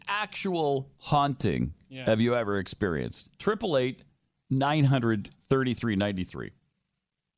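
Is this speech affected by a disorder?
No.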